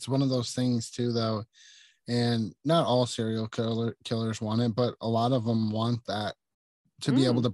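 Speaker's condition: No condition

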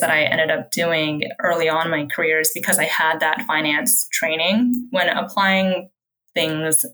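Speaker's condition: No condition

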